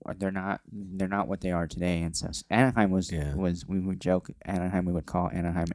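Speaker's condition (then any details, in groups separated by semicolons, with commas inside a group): Cleft lip and palate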